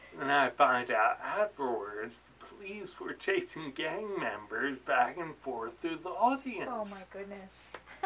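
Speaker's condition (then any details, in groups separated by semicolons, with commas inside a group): Ataxia; late onset; moderately progressed; articulation effortful, swallowing coordination sometimes fails, more slurring when aroused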